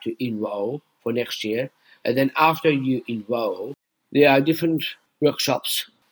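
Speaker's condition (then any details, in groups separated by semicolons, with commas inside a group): Down syndrome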